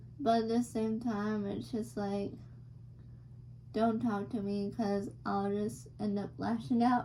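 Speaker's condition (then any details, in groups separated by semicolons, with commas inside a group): Cerebral palsy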